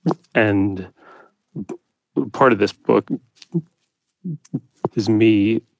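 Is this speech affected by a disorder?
Yes: stutter; persisting into adulthood, beer once used as crutch; managed rather than fixed; halting speech, repetitions, long blocks on first part of words, breathing trouble during blocks; here blocks.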